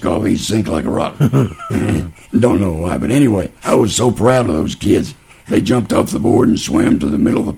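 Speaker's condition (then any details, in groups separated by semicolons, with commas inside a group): Laryngeal cancer; laryngeal cancer following lung cancer diagnosed 2006, later lesions in mouth and one on neck, about 12 years; unable to eat or drink for past three years, all intake through feeding tube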